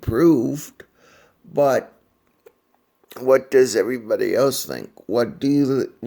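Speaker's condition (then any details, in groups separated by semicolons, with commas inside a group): Cerebral palsy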